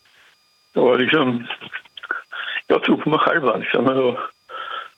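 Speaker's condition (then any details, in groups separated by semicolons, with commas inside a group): Parkinson's; on Parkinson medication, 40-50 tablets, operation planned involving tube down throat; about two months after intensive care stay, half a day on oxygen mask, struggled breathing; difficulty speaking at times, trouble getting voice out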